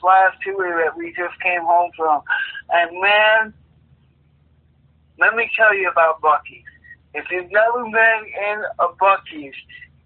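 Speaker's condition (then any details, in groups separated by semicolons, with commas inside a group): Cerebral palsy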